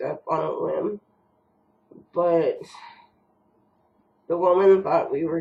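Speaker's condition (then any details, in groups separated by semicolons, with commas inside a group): Cerebral palsy; first word not said quite right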